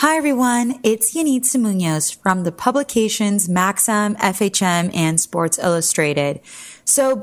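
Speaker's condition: No condition

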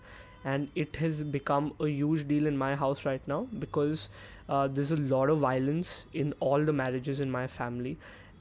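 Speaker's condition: No condition

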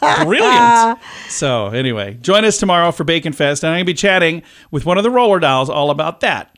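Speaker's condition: No condition

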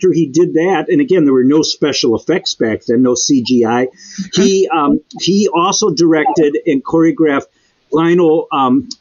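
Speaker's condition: No condition

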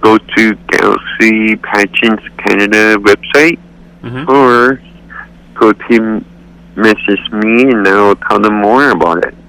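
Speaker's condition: Cerebral palsy; accepts own voice

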